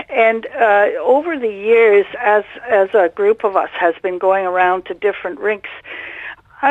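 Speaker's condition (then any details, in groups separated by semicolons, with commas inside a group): No condition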